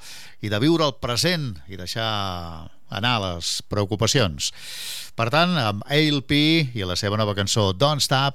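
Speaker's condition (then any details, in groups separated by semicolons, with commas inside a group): No condition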